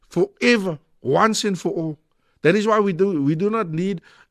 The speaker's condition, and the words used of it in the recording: No condition.